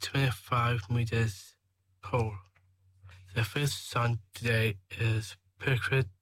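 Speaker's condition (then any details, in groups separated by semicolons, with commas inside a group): Down syndrome; 21 years old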